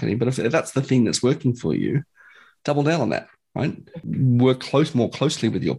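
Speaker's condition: No condition

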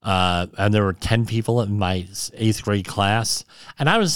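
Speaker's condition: Cleft lip and palate

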